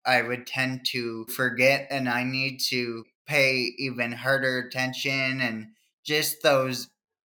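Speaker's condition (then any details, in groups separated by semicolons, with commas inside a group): Cerebral palsy; trouble remembering multiple tasks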